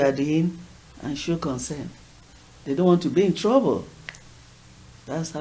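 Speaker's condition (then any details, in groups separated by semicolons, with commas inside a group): No condition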